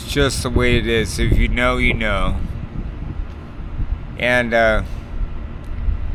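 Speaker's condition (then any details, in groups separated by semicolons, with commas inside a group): Multiple sclerosis; sometimes hard to breathe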